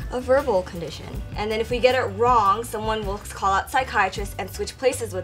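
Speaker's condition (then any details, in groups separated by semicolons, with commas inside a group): No condition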